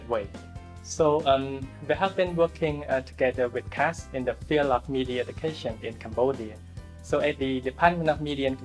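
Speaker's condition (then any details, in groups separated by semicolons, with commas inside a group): No condition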